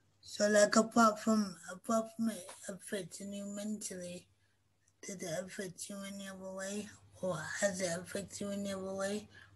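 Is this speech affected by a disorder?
Yes: cerebral palsy.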